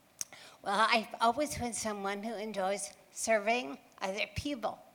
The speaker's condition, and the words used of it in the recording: Ataxia. Talking with halting, slurred speech and walking like a